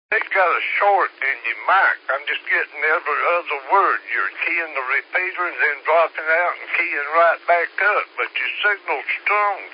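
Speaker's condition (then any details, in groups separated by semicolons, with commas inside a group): Tongue swelling, slurred speech; throat trouble, shooting pain left lip and nose to left ear, three throat specialists seen; tongue still swelling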